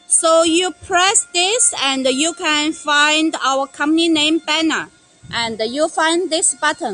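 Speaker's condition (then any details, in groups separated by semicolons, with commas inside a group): No condition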